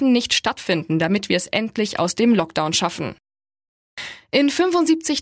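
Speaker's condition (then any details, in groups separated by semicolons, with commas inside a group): No condition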